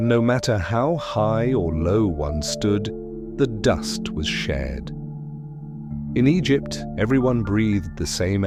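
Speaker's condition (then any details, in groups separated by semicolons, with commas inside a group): No condition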